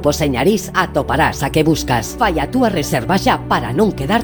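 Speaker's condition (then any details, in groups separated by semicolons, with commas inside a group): No condition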